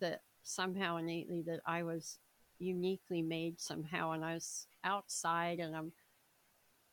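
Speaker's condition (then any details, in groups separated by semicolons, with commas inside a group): Cleft palate, severe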